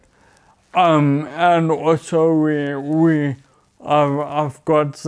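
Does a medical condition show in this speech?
Yes: Friedreich's ataxia.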